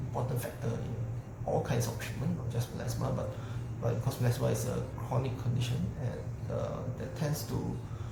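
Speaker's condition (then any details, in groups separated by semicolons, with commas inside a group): No condition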